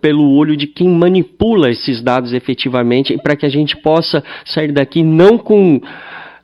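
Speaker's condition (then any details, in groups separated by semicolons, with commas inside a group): Cleft lip and palate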